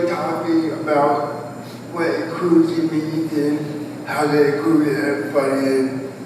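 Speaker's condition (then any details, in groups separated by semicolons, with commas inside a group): Cerebral palsy, spastic quadriplegia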